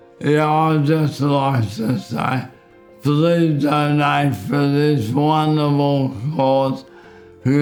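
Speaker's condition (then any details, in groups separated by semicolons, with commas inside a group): Motor neurone disease; advanced, limited time left; early voice change, after surgery could not talk or swallow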